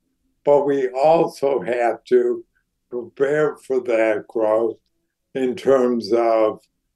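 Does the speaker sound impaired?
Yes: ALS; voice somewhat compromised by disease, audibly affected.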